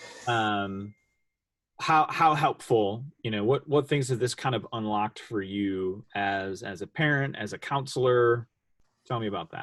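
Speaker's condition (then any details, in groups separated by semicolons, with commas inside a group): No condition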